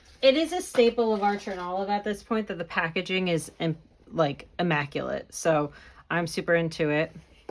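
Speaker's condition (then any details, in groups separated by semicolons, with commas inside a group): No condition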